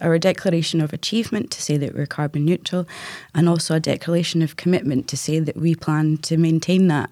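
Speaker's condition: No condition

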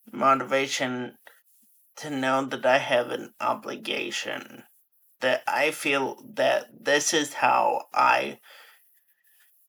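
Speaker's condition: Friedreich's ataxia; progressive

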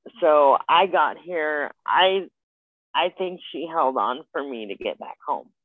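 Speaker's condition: Spastic quadriplegic cerebral palsy; age 27

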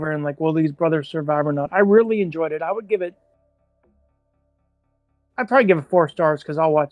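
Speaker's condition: No condition

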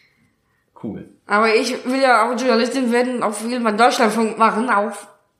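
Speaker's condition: Down syndrome; extra copy of chromosome 21

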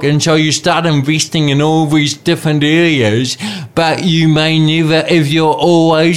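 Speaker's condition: Cerebral palsy; talks funny

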